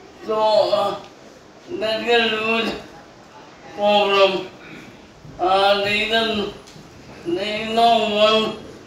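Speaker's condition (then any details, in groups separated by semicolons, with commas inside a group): Cerebral palsy; slurred at times, cannot speak louder, uses microphone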